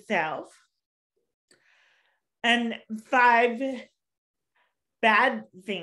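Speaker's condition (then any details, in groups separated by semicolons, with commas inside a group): Cerebral palsy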